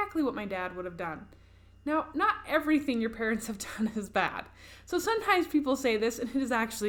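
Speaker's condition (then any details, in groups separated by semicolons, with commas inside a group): No condition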